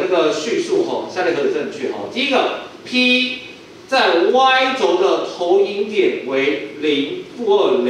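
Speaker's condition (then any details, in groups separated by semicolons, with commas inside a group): No condition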